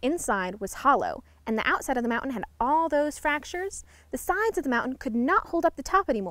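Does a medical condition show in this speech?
No.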